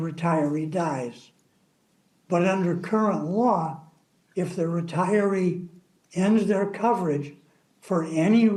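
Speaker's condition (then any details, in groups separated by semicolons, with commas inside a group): ALS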